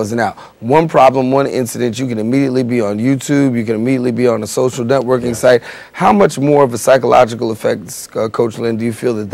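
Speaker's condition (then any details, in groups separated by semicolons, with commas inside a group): No condition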